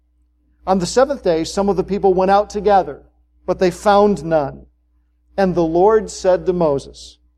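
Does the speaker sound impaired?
No.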